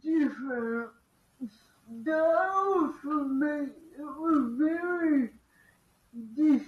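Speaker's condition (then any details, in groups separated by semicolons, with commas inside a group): Cerebral palsy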